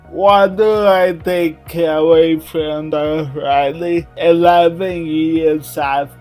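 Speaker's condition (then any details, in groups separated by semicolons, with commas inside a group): Cerebral palsy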